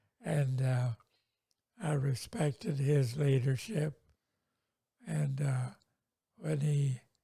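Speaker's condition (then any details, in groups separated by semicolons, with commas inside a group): Multiple sclerosis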